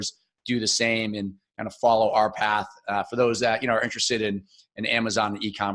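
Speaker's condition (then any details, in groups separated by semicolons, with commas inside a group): No condition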